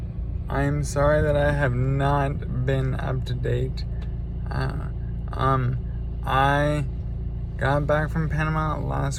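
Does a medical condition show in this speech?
Yes: traumatic brain injury.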